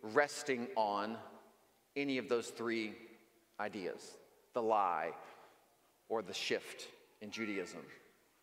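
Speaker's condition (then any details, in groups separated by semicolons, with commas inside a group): No condition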